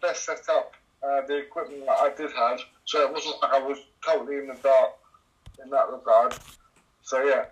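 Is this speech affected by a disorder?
Yes: cerebral palsy; C2 para-cycling class.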